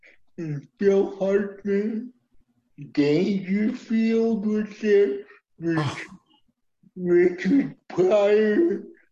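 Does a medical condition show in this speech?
Yes: cerebral palsy; uses wheelchair.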